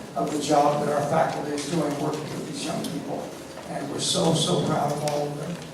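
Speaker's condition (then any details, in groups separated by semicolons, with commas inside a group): No condition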